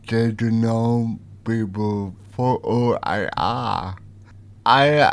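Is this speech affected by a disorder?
Yes: cerebral palsy; uses light writer communication device; interview partly own voice, partly typed audio on light writer device.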